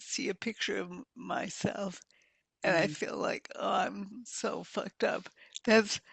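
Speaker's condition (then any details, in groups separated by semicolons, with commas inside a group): Multiple sclerosis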